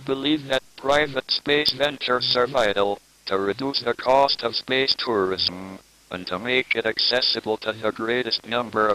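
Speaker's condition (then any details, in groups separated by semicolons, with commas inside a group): MND, speech-generating device; wheelchair, tracheostomy, laryngectomy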